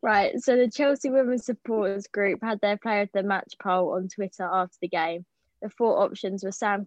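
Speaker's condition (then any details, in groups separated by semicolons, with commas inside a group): No condition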